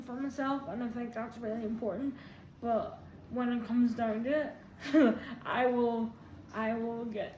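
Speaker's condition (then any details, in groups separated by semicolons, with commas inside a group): Quadriplegic cerebral palsy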